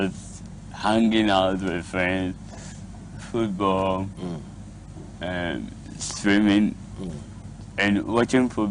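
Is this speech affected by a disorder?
Yes: cerebral palsy.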